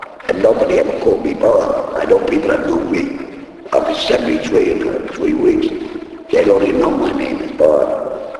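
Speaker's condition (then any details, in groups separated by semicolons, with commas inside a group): Laryngectomy; voice box removed by operation, device placed in throat, voice first lost at racetrack; speaks using device in throat, needs thumb to talk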